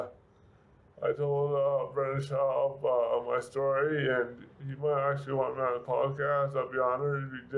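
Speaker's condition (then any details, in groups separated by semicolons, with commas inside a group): Severe brain injury; speech affected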